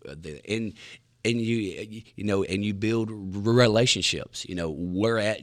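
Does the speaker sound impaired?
Yes: stuttering; longstanding, described as overcome, regarded as an asset in sales; stutter noticeable in conversation, speaks effectively as salesperson; here repeated sounds, prolonged sounds.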